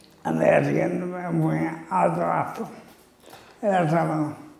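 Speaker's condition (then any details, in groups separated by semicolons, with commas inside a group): Amyotrophic lateral sclerosis (ela)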